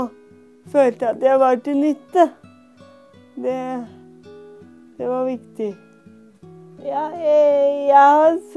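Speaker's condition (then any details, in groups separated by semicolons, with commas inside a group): Cerebral palsy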